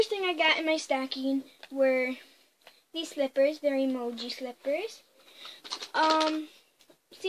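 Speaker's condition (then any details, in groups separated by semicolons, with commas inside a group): No condition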